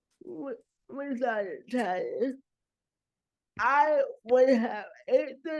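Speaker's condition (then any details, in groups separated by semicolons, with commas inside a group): Cerebral palsy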